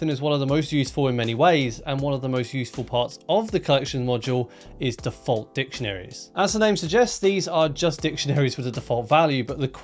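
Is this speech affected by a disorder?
No.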